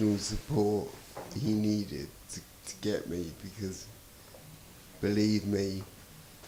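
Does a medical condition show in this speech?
Yes: traumatic brain injury.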